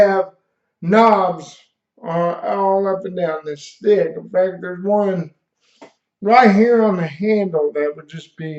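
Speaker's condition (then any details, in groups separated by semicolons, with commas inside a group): Cerebral palsy; slight speech impediment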